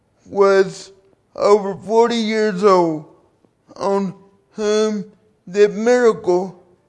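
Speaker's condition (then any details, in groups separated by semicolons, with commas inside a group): Cerebral palsy; due to birth complications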